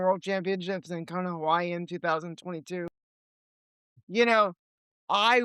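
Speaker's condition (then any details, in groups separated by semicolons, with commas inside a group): Cerebral palsy; limited mobility, legs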